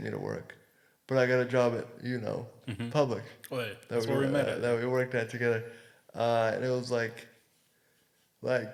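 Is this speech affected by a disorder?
Yes: cerebral palsy.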